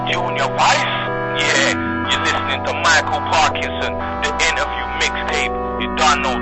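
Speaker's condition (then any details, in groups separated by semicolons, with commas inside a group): No condition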